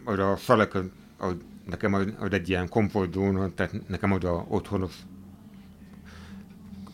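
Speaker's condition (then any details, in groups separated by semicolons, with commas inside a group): Hearing impairment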